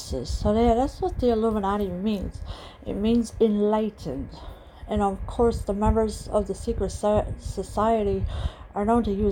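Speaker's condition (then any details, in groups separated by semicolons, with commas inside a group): No condition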